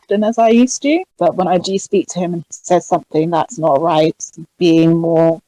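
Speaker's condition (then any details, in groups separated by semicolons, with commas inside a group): No condition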